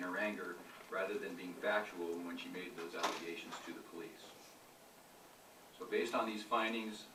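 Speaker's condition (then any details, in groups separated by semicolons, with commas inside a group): No condition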